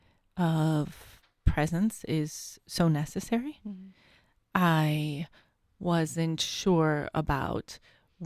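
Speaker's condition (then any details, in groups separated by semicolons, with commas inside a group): No condition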